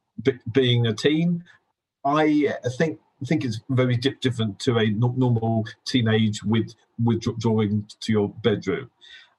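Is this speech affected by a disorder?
Yes: stammer; possibly linked to hearing difficulties from illness in first 3 or 4 years, affecting language; here repeated sounds, repeated words, prolonged sounds.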